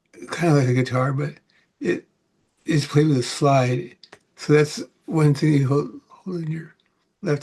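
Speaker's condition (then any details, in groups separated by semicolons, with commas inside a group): Parkinson's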